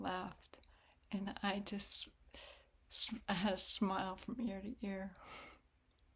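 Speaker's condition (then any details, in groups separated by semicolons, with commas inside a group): Spastic cerebral palsy; spastic form, hip problems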